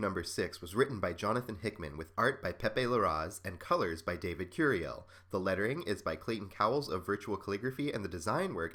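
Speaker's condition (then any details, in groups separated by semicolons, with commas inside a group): No condition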